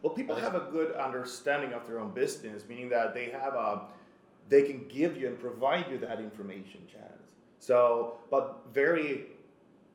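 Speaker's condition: No condition

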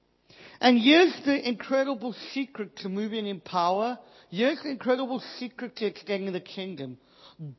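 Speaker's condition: Cleft palate; Pierre-Robin syndrome

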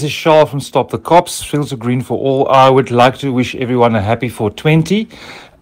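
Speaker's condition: No condition

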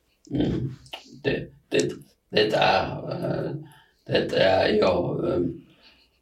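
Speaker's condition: Aphasia; about seven years since onset; thinks clearly, knows words in head but cannot get them out, fillers, repetitions, word-finding errors, short phrases

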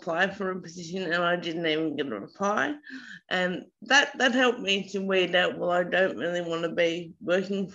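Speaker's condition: Slurred speech after brainstem stroke, mild; brainstem stroke at 26, initially unable to move below eyes, 7.5 months rehab, 3 hospitals; initially unable to talk, relearned speech, now mild slurring, not very obvious

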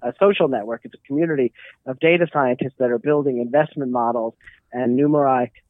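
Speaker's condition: No condition

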